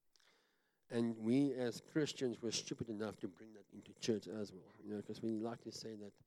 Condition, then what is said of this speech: Cleft palate. Now, I was born with a cleft palate. That's why I talk so funny.